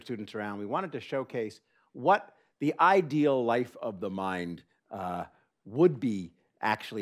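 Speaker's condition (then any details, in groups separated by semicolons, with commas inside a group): No condition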